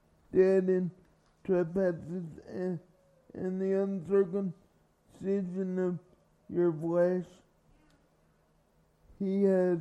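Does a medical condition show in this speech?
Yes: cerebral palsy; from birth.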